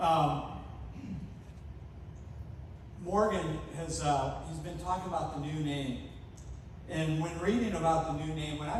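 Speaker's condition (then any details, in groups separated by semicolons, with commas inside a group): No condition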